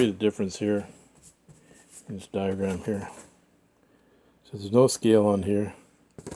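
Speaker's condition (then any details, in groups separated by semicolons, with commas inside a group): No condition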